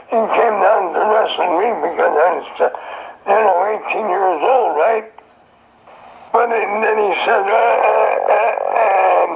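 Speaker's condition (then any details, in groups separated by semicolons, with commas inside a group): Throat cancer; survivor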